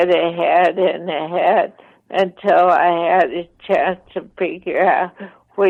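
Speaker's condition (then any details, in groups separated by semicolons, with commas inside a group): ALS, mild; voice slightly impaired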